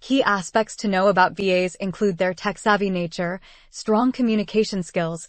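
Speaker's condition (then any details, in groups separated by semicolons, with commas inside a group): No condition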